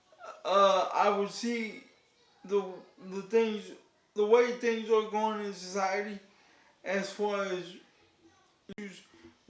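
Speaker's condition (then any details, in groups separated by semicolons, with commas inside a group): Cerebral palsy; declined offered surgery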